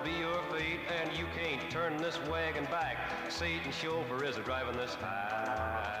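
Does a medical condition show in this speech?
No.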